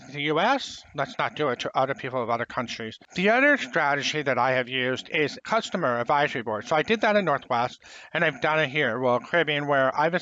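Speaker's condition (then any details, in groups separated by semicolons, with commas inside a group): Profound hearing loss, congenital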